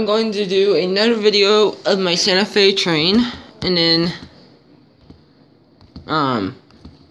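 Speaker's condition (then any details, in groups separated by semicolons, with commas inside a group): No condition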